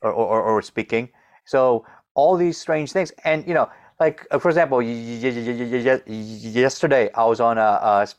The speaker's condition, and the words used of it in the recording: Stuttering. So for me, speaking, concentrating on speaking fluently is a lot like you concentrating on your breathing.